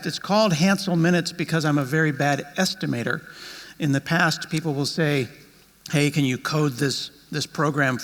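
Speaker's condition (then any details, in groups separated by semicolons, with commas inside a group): No condition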